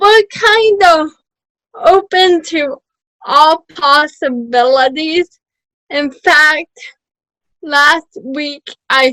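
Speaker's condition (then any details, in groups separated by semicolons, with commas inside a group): Cerebral palsy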